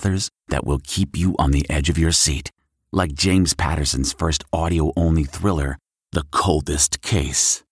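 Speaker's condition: No condition

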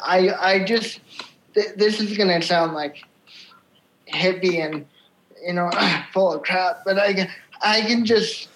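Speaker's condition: Cerebral palsy; from birth, wheelchair user

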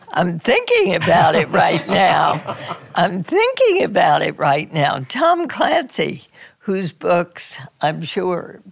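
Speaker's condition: Spasmodic dysphonia; in Portland

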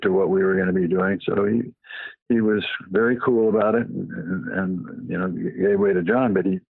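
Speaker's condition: Parkinson's disease

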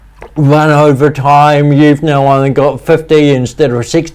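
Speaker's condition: Cerebral palsy; wheelchairs

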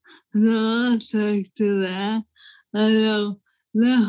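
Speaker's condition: ALS; young woman with ALS

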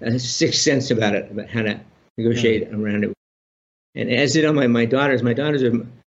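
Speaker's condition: Parkinson's disease; on Parkinson's medication, problems walking, broken arm

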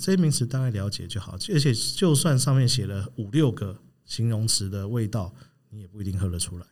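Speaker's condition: No condition

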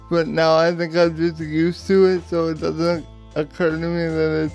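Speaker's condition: Cerebral palsy; power wheelchair user

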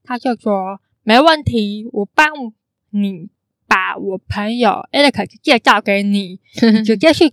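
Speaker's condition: Congenital hearing impairment; congenital cochlear underdevelopment

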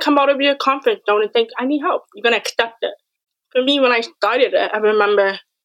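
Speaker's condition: Deafness; acquired deafness, onset age four, caused by accident; speech affected in childhood, could not speak after deafness, bullied over speech

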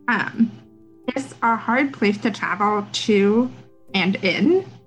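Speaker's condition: Deafness; had speech therapy

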